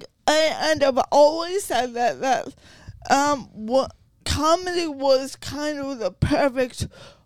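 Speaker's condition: Cerebral palsy

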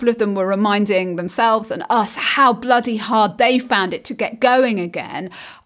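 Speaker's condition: No condition

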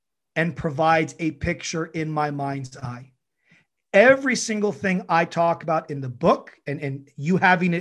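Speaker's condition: No condition

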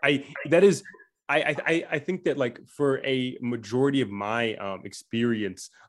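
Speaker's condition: Stuttering; chronic stutter since childhood, one-on-one speech therapy with stuttering specialist when younger; blocks, words sometimes come out jumbled, uses bounces to get out of stutters and blocks; repeated words, blocks

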